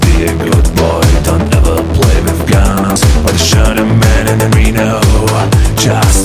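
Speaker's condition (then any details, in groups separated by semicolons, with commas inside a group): No condition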